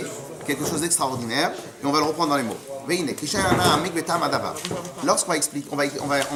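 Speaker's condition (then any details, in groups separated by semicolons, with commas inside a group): No condition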